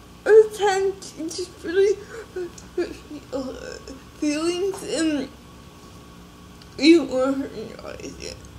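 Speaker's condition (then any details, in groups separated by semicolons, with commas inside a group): Cerebral palsy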